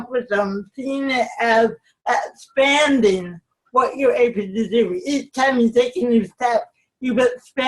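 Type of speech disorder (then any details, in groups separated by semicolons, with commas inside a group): Cerebral palsy, mild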